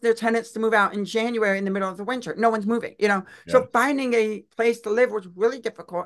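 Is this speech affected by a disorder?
Yes: deaf; difficulty pronouncing unfamiliar names.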